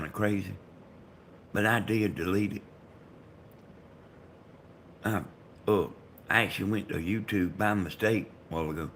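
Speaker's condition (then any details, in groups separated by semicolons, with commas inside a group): Brain bleed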